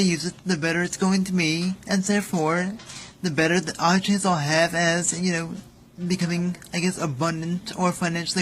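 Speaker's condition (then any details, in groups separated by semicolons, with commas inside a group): Cerebral palsy; visibly apparent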